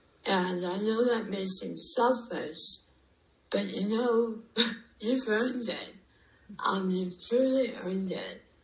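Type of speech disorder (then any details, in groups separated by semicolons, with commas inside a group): Speech after partial glossectomy; head and neck cancer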